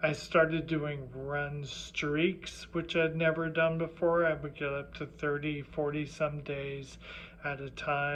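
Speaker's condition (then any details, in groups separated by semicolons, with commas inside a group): Primary lateral sclerosis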